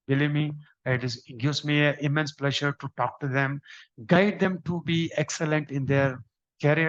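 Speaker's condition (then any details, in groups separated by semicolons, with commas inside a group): No condition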